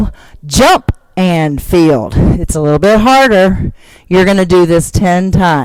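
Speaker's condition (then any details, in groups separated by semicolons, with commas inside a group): No condition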